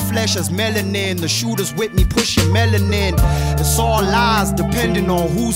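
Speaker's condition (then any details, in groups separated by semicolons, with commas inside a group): No condition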